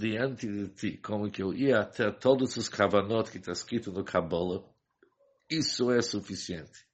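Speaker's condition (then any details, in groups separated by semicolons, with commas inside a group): No condition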